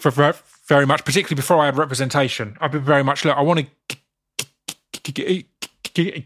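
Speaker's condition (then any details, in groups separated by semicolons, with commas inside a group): Stammer; stammer since childhood; noticeable stammer, genuinely stutters on 'Baldrick' during recording; controlled when acting, tricks, breathing points, over-preparation, b a hurdle, adds 'or' run-up onto hard letters; repeated sounds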